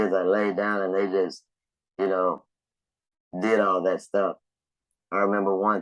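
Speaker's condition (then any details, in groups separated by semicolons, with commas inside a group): Laryngectomy; laryngectomy for cancer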